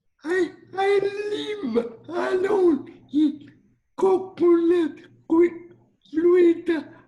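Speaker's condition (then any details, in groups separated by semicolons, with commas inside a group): Cerebral palsy; present from birth; speech a little different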